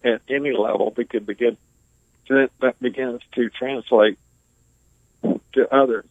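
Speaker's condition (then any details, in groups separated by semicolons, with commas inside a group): ALS; diagnosed nearly 20 years ago; breathes through ventilator; able to speak and communicate clearly, slower pace, communicating takes more time due to ventilator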